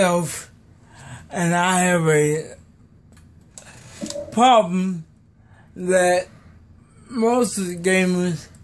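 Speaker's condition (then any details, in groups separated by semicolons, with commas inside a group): Cerebral palsy; may be hard to understand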